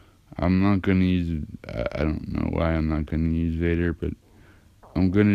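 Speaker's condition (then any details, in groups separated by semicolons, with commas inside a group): Cerebral palsy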